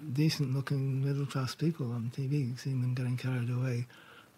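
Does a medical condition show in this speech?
Yes: Parkinson's; diagnosed about 4 years ago.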